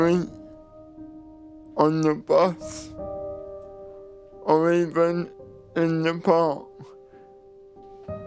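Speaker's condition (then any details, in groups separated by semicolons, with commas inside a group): Cerebral palsy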